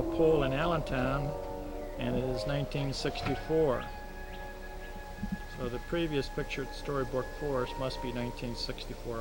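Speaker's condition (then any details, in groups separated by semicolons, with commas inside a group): No condition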